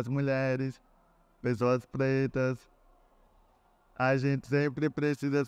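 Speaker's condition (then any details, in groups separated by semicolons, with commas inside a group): Cerebral palsy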